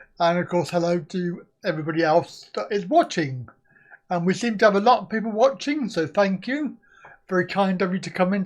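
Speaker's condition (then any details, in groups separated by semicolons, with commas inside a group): Cerebral palsy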